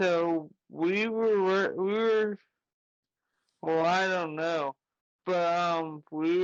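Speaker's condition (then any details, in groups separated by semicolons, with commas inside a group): Traumatic brain injury; ongoing therapy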